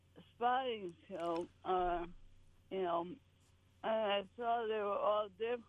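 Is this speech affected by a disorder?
Yes: ALS; terminal, symptoms from early 2023, diagnosed after at least six months, walking distance steadily declining; great difficulty speaking, speech garbled, still talking and swallowing food.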